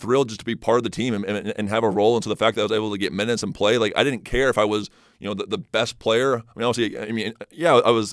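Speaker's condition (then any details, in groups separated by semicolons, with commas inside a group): Stutter; stutter first noticed in high school, magnified on mission while learning Spanish; past speech therapists helped a little, detailed preparation learned from coach Lewis at Lone Peak; trips over words, can't get words out off the cuff, less when prepared, confident; repeated sounds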